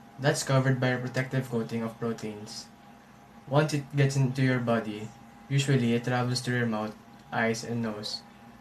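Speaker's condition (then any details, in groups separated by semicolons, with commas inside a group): No condition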